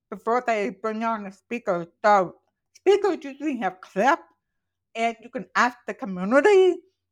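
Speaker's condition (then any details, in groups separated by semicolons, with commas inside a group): Profoundly deaf, congenital; born profoundly deaf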